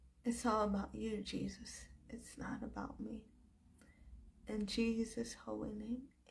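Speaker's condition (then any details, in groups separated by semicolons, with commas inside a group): Cerebral palsy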